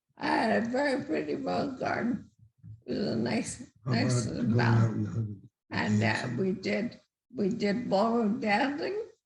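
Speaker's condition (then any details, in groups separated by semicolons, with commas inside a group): Multiple system atrophy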